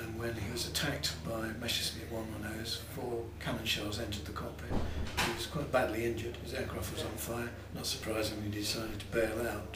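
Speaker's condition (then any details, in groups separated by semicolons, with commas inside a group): No condition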